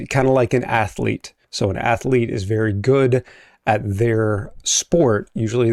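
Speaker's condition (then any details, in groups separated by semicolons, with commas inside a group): No condition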